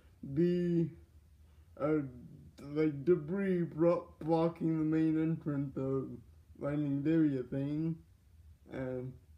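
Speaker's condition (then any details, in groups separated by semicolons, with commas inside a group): Cerebral palsy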